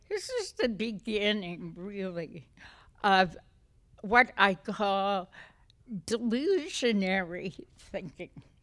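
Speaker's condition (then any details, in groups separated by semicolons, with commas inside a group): Essential tremor; voice affected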